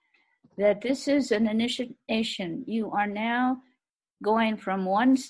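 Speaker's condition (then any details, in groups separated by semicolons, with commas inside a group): No condition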